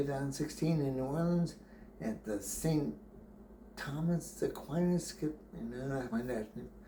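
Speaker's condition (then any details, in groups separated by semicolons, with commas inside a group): Brain injury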